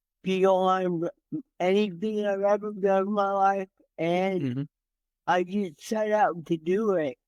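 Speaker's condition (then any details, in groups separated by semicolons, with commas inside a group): Cerebral palsy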